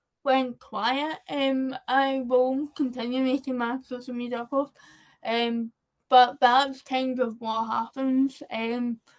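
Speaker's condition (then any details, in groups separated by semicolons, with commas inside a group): Cerebral palsy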